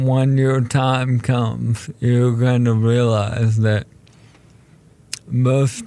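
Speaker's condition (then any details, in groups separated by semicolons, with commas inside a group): ALS; diagnosed almost 4 years ago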